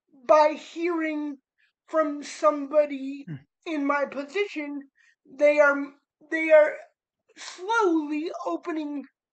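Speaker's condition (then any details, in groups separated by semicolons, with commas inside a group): Cerebral palsy; spastic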